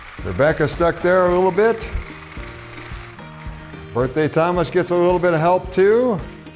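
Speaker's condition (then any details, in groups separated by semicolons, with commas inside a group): No condition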